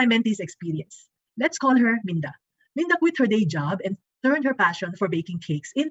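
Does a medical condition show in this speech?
No.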